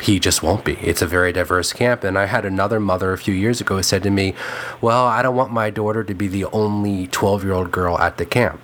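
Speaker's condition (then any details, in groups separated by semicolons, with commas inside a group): No condition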